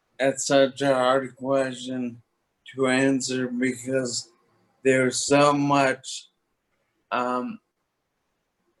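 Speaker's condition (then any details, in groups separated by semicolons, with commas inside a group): Toxic leukoencephalopathy, locked-in syndrome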